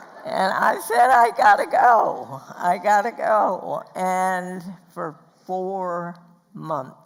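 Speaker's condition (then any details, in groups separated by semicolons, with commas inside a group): Spasmodic dysphonia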